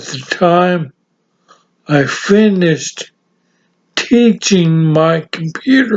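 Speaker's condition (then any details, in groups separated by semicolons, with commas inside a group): Severe brain injury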